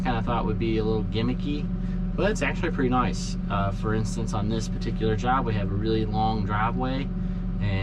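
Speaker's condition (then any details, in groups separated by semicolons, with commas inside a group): No condition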